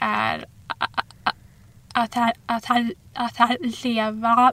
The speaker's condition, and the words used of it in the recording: Stuttering. Men sen kan nervositet ibland göra det liksom värre.